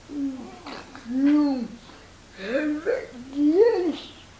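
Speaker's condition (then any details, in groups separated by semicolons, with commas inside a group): Cerebral palsy; motorized wheelchair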